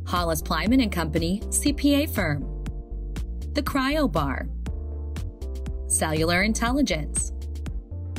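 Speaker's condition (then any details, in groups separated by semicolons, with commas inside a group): No condition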